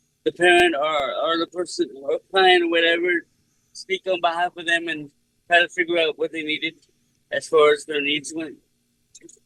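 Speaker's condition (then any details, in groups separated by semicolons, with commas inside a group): Cerebral palsy; speech unaffected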